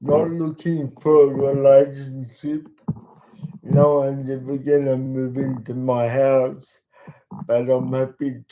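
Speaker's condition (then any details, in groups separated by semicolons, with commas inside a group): Cerebral palsy; talks slowly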